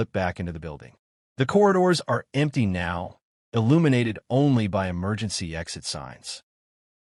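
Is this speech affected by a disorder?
No.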